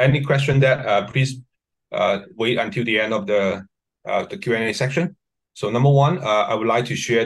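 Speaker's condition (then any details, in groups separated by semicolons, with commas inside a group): No condition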